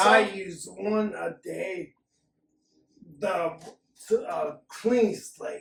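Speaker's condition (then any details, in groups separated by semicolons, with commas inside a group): Acquired ataxia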